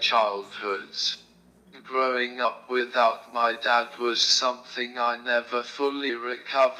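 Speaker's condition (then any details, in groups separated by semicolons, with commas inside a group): Motor neurone disease; right hand onset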